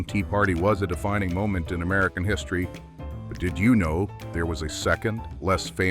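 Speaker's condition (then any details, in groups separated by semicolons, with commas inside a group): No condition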